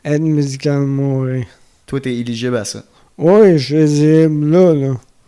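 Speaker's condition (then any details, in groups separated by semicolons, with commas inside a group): Amyotrophic lateral sclerosis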